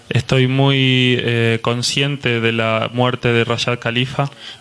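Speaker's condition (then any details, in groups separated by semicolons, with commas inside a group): No condition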